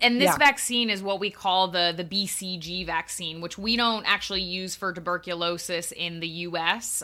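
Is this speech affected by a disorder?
No.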